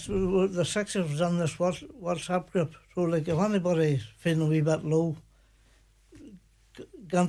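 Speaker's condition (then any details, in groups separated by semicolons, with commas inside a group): Parkinson's; Parkinson's diagnosed about 14 years ago, hand tremor and shake led to diagnosis; uses watch-like device called Beach Band, medication mentioned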